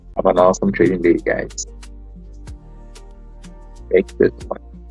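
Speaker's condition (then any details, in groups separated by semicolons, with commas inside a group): No condition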